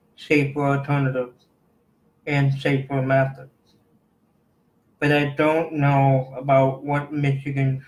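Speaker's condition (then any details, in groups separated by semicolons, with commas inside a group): Cerebral palsy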